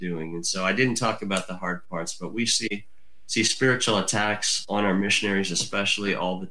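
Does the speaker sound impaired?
Yes: cleft lip and palate; from birth.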